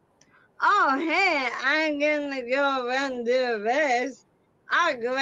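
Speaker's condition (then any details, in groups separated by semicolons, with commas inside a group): Bulbar ALS; bulbar onset; affects vocal cords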